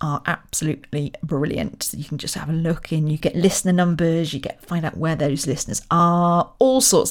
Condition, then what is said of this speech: None; typical speech.